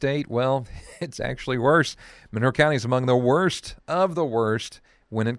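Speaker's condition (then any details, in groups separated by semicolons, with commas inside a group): No condition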